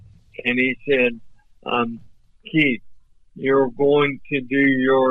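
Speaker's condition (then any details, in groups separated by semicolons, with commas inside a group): ALS; voice off but clear and understandable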